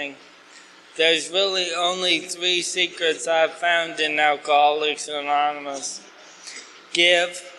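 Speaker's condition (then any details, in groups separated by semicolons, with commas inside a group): ALS; asked to talk slower, clearer, losing voice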